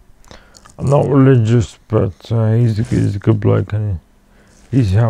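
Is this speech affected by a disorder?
Yes: cerebral palsy.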